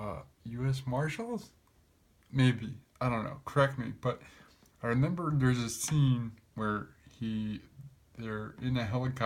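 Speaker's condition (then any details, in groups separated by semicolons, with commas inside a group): Cerebral palsy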